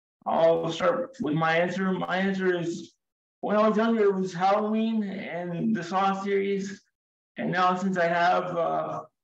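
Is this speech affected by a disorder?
Yes: cerebral palsy, severe; wheelchair user.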